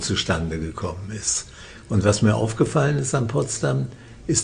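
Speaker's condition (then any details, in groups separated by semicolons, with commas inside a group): Parkinson's disease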